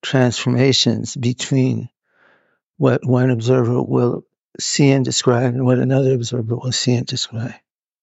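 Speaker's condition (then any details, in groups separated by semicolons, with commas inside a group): Parkinson's; hidden in early stages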